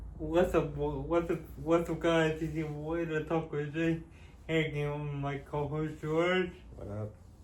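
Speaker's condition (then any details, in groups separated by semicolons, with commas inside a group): Cerebral palsy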